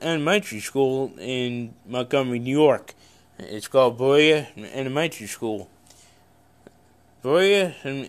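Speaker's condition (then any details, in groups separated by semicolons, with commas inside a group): Cerebral palsy; congenital, no known medical cause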